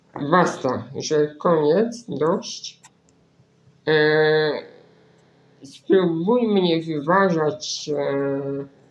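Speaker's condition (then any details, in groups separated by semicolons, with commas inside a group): Spinal muscular atrophy; uses phone touchscreen connected directly to computer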